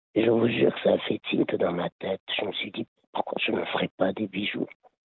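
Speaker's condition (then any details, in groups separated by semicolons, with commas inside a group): Laryngeal cancer; later lung cancer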